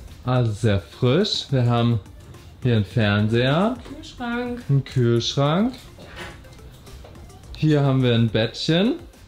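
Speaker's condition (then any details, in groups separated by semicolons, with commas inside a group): No condition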